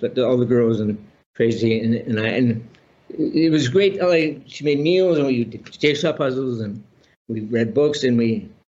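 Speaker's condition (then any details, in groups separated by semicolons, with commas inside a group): Parkinson's disease; cement face, immobile face, very flat voice, emotion not audible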